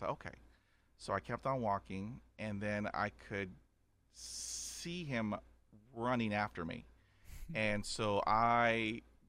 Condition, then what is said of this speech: Stuttering. I'm confident, but I still have a stutter.